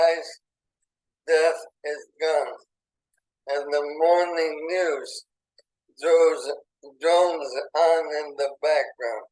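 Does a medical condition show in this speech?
Yes: ALS; burning in lungs.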